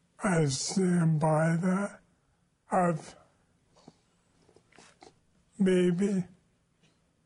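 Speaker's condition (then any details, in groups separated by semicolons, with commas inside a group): ALS; slower form, onset at 52 with hand weakness, head trauma suspected cause, first diagnosed by hand surgeon; body starting to fail, deteriorating, new treatment from Dr. Merit Sukovich slowing progression by a third; voice has lost its timbre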